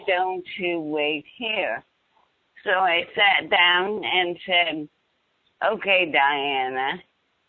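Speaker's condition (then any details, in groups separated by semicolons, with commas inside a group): ALS, bulbar palsy; faltering voice as first symptom, throat problems first treated as H. Pylori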